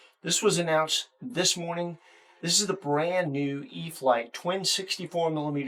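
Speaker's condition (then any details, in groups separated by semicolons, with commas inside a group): No condition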